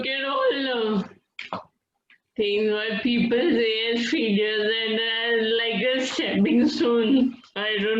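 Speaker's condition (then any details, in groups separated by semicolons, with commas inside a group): Friedreich's ataxia; diagnosed at age 13, uses wheelchair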